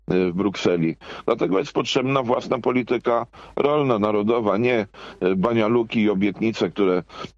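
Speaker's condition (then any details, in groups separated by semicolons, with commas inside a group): No condition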